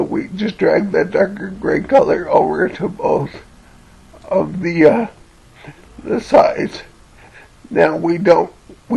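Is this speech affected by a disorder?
Yes: cerebellar ataxia from brain tumour.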